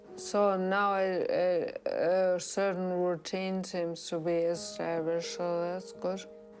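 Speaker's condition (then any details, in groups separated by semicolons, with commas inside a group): Severe traumatic brain injury, right-sided ataxia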